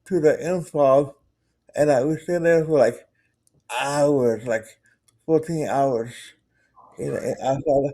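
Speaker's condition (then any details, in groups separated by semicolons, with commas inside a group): Cerebral palsy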